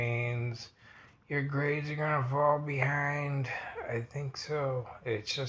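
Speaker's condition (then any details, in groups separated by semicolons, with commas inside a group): Multiple sclerosis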